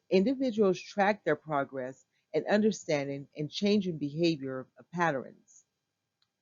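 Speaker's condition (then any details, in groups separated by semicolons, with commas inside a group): No condition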